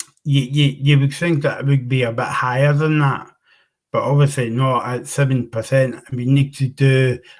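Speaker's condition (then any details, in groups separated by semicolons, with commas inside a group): Cerebral palsy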